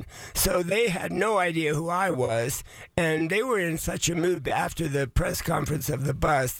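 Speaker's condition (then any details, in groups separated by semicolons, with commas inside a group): Voice changed after vocal cord surgery; vocal cord surgery about two years ago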